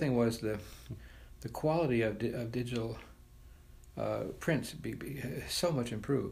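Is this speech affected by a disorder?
Yes: Parkinson's disease; Parkinson's disease for quite a while.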